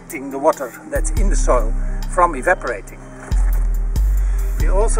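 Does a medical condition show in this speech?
No.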